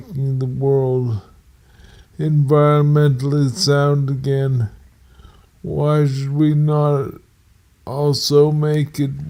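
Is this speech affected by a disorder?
Yes: multiple sclerosis.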